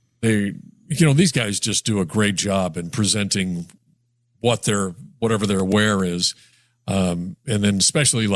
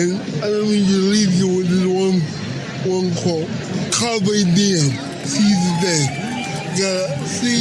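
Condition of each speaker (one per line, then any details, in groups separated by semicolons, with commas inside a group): No condition
Cerebral palsy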